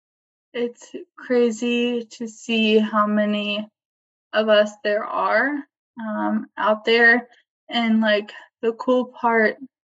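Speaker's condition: ALS, limb onset; diagnosed at age 25, onset in arms and legs, not bulbar onset; about 10 months since diagnosis, seeing speech language pathologist at clinic, voice and swallowing monitored, voice banking; voice tires and gets close to being lost while talking

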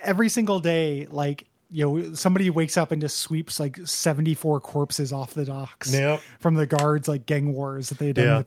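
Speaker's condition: No condition

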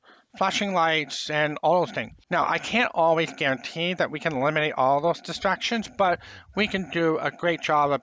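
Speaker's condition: Profound hearing loss, congenital

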